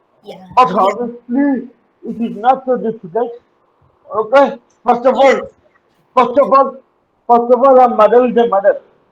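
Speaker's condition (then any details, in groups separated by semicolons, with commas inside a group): Cerebral palsy; uses wheelchair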